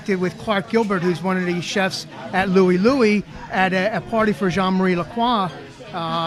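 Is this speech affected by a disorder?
No.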